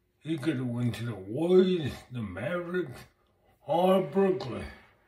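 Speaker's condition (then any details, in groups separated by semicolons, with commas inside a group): Multiple sclerosis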